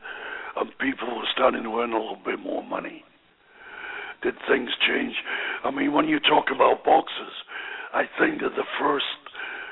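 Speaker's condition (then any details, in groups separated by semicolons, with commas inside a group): Voice box damage after neck operation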